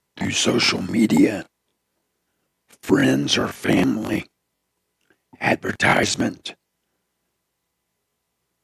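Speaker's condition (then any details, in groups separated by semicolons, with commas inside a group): Throat cancer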